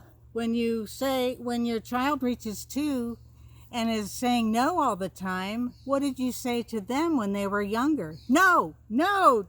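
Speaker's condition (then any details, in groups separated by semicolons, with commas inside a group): No condition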